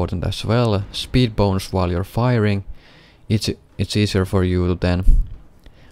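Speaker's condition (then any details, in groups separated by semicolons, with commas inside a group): No condition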